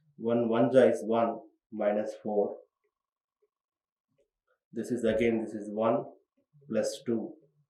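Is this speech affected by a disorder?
No.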